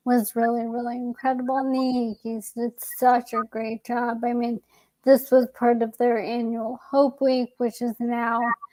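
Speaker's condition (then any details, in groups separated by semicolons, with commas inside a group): ALS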